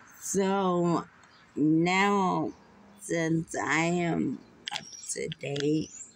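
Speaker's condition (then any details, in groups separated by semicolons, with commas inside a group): Muscular dystrophy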